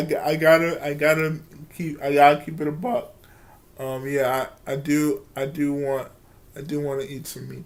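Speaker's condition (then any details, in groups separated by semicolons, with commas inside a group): Cerebral palsy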